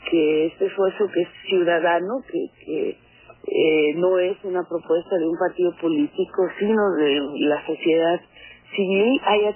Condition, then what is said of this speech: None; typical speech.